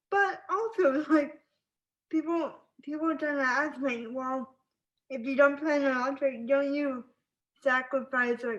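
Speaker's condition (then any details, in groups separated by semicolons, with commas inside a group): Spastic cerebral palsy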